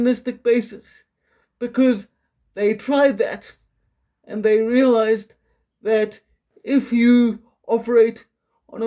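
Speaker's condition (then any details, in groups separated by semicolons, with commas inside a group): Quadriplegic cerebral palsy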